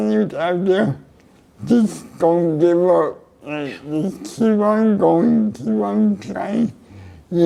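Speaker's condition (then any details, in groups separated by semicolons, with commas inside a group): Cerebral palsy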